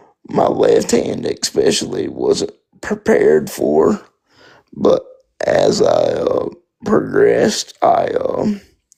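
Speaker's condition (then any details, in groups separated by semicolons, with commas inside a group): Spastic quadriplegic cerebral palsy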